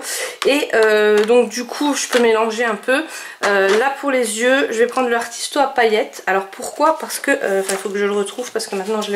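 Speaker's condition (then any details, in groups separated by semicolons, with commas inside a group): No condition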